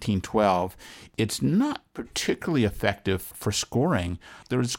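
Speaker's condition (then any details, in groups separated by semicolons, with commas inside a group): No condition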